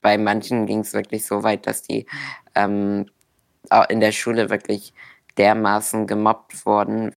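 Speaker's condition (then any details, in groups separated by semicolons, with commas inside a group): Duchenne muscular dystrophy; inherited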